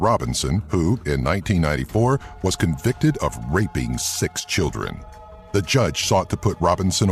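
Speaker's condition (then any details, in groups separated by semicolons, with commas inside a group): No condition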